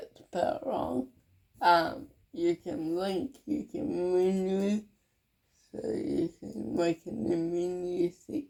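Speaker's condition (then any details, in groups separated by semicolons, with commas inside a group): Cerebral palsy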